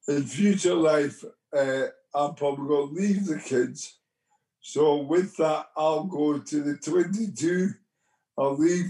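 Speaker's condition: Motor neurone disease; arm weakness

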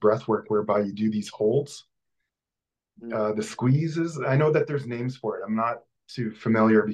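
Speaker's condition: No condition

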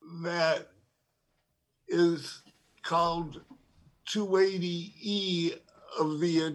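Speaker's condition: Parkinson's disease; diagnosed over 9 years ago

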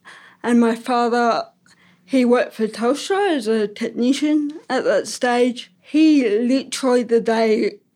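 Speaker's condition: Ataxic cerebral palsy; diagnosed three

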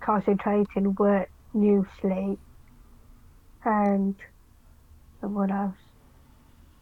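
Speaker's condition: Down syndrome; learning disabilities

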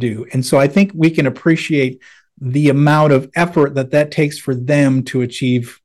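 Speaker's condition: No condition

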